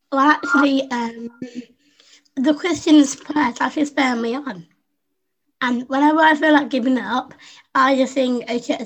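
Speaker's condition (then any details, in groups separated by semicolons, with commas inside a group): Down syndrome; adult woman, 25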